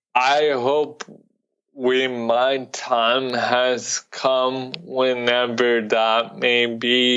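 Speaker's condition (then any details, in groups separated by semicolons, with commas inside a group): Cerebral palsy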